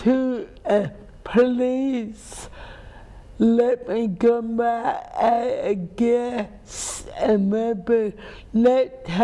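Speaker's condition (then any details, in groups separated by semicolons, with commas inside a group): Cerebral palsy; speech impairment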